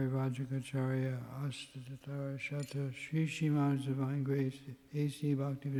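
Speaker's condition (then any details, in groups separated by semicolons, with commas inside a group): Parkinson's; tremor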